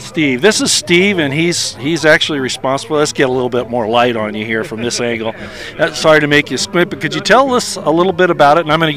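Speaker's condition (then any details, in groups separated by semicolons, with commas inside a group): No condition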